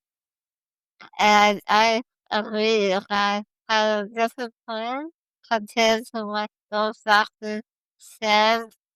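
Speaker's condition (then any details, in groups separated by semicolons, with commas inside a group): Spinal muscular atrophy type 1; most severe form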